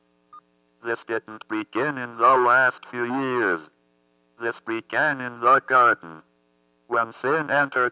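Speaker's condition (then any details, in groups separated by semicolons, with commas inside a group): Athetoid cerebral palsy; birth oxygen loss over an hour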